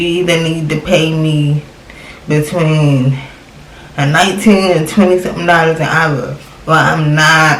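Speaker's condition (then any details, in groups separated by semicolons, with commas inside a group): Cerebral palsy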